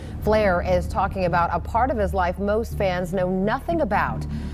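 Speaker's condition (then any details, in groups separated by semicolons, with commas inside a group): No condition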